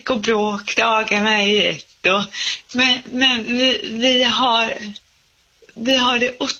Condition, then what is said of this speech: Cerebral palsy. Jag går och jag står, men hela jag är ju lite påverkad, talet är lite påverkat, jag har lite sämre balans.